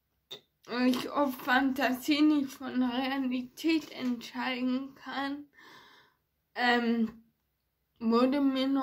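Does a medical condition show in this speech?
Yes: ataxia; ataxia affecting hands and fingers.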